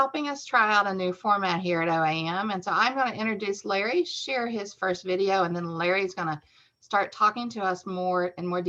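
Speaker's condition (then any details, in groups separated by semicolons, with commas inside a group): No condition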